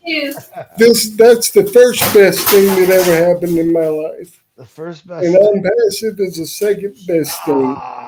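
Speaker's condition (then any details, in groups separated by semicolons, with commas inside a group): Cerebral palsy; wheelchair user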